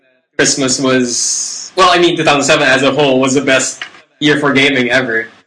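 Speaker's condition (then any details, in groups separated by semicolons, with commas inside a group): No condition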